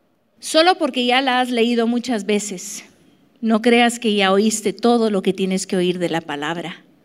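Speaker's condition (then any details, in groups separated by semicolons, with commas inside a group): No condition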